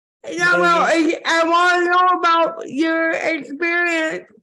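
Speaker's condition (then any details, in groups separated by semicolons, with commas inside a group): Cerebral palsy; from birth; impaired speech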